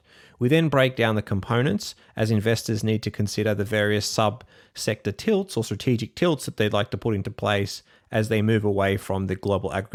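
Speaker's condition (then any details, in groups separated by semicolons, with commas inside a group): No condition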